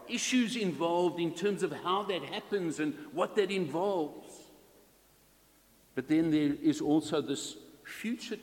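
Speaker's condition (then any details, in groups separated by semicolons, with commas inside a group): No condition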